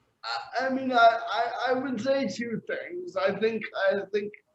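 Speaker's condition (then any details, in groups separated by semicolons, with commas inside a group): Cerebral palsy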